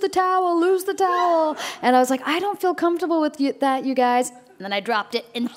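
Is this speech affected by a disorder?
No.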